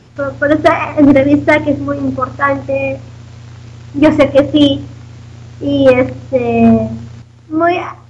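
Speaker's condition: Down syndrome; self-described good language

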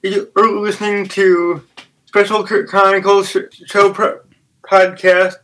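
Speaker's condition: Severe stutter; developmental disability, walked at 27 months, stutter in three family generations, past intense speech therapy; age 21, public speaker, Special Olympics global messenger, long distance runner; still speaks publicly; repeated sounds, prolonged sounds, blocks

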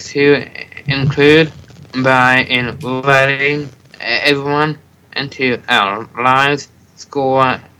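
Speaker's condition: Down syndrome

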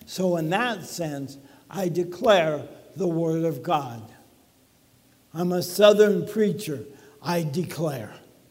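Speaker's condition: ALS; talking a little bit funny

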